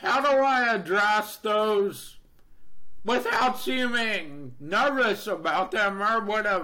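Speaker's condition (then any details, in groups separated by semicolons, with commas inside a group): Deafness, Neurofibromatosis Type 2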